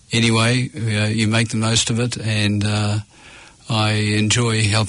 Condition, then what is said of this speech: Parkinson's disease. But sometimes you get a softening of your speech, and people can't hear you.